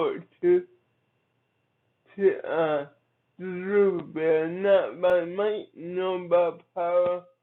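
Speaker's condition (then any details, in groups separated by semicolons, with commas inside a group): Cerebral palsy; from birth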